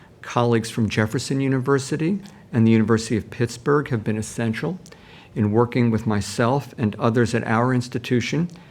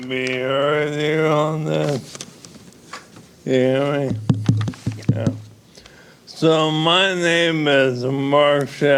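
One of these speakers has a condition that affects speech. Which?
The second: ALS.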